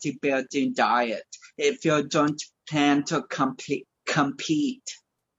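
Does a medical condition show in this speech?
Yes: cerebral palsy; speech affected.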